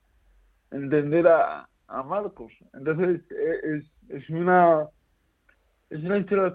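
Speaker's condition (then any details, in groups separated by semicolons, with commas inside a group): Cerebral palsy; no intellectual disability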